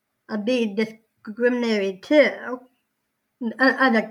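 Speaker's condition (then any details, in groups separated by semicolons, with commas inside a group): Down syndrome; since birth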